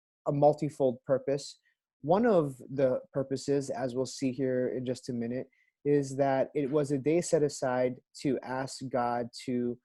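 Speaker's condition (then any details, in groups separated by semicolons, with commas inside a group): No condition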